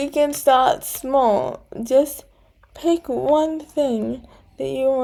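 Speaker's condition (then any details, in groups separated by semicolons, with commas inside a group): Cerebral palsy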